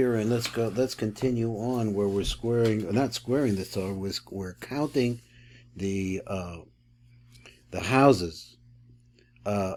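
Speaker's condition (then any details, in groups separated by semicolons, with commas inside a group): No condition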